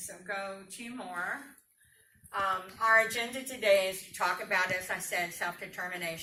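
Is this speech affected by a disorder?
No.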